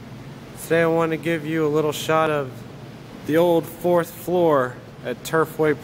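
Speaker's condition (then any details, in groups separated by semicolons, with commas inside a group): No condition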